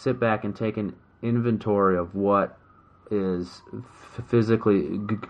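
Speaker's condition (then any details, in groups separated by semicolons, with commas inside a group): Stuttering; hidden until about 4-5 years ago, now openly stutters; stuttered a lot over recent weekend, less after drinking; prolonged sounds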